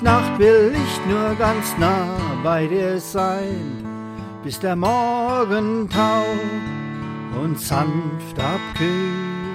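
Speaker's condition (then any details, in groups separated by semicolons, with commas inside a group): No condition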